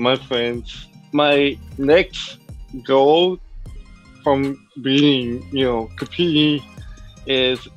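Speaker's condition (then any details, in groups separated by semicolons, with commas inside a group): Cerebral palsy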